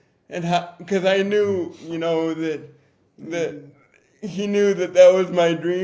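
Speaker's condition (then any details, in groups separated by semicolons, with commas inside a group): Cerebral palsy; difficult to talk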